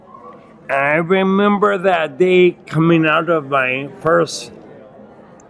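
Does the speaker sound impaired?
Yes: acquired ataxia with dysarthria; Lance-Adams syndrome, brain damage after Legionnaires' pneumonia from contaminated jacuzzi, 12-day induced coma, onset at 39; not progressive, myoclonus, impaired balance and hand coordination, no cure or medication offered; hard to speak and articulate, chest heaviness when speaking, bites tongue 2-3 times daily eating.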